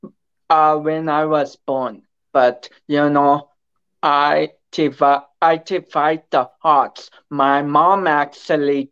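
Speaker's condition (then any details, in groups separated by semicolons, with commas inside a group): Cerebral palsy; affects speech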